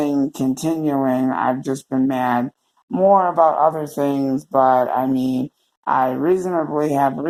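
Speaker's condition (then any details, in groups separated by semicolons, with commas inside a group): Cerebral palsy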